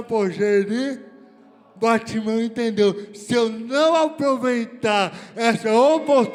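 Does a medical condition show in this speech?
Yes: cerebral palsy.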